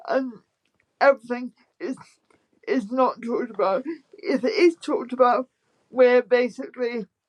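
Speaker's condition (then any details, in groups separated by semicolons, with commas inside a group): Spastic quadriplegic cerebral palsy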